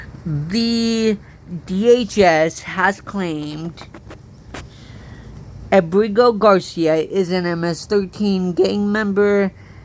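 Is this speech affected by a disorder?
Yes: cerebral palsy.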